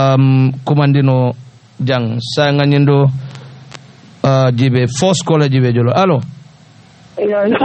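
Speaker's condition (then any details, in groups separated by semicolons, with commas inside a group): No condition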